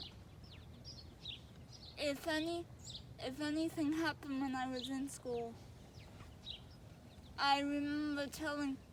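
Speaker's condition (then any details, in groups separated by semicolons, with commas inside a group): Cerebral palsy; affects all four limbs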